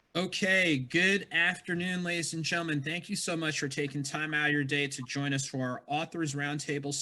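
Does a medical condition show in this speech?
No.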